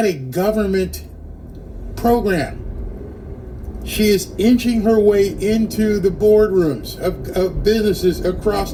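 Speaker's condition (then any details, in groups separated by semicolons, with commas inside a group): No condition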